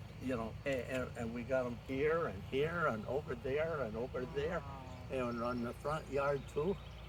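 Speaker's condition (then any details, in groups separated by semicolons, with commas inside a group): No condition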